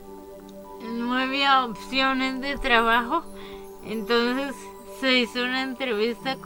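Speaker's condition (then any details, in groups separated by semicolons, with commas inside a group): Cerebral palsy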